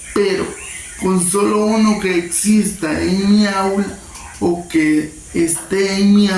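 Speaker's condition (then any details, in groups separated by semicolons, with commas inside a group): Cerebral palsy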